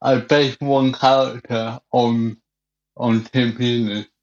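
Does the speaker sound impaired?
Yes: cerebral palsy; from birth, stopped breathing, cesarean, incubator, walking deteriorated about age five, physiotherapy, walking frame, wheelchair; cannot drink from a glass, uses a straw.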